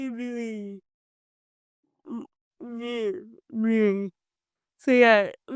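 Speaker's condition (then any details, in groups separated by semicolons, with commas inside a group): Cerebral palsy; from birth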